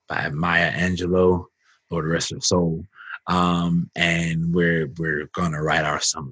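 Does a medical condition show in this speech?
No.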